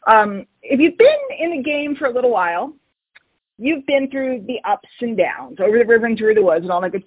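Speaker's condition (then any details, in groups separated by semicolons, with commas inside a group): No condition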